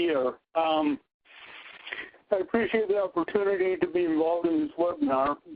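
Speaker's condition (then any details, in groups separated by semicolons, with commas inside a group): Cerebral palsy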